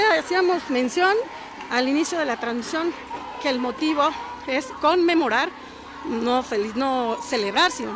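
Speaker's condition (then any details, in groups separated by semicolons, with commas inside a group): No condition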